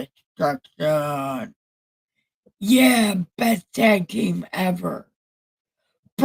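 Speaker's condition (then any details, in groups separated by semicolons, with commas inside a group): Brain injury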